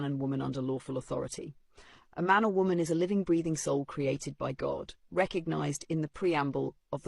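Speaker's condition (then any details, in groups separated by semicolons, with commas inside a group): No condition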